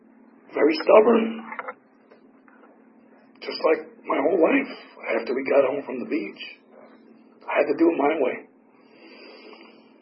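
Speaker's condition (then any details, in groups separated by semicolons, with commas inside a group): Tracheotomy; tracheotomy for 4 years, 8 surgeries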